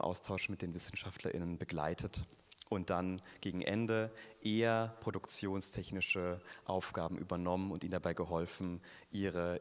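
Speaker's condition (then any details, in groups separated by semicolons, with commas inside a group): No condition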